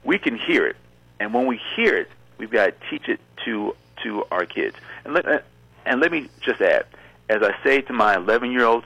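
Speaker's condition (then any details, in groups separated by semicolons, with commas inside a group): Stuttering; congenital stutter, present since birth, about 50 years, age 50; often lets self stutter openly, stuttering slows situations down; prolonged sounds, blocks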